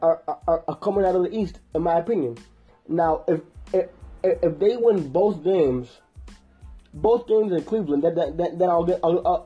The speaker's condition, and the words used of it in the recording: Stuttering. But you know, I stutter, you know, let's get started anyway, okay?